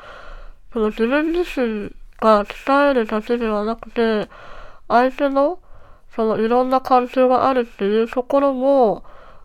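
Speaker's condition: Treacher Collins syndrome, cleft palate

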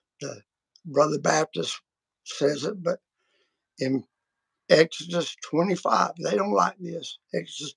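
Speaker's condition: Vocal cord surgery; multiple vocal cord surgeries

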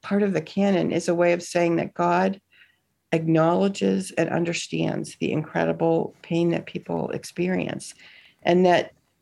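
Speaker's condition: No condition

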